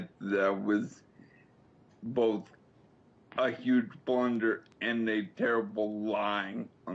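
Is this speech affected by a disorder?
Yes: slurred speech after coma.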